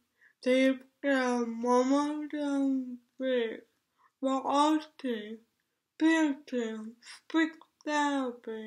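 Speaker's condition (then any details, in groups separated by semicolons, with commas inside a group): Cerebral palsy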